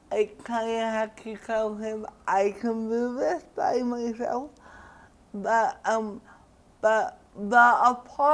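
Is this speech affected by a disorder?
Yes: cerebral palsy; diagnosed around age one.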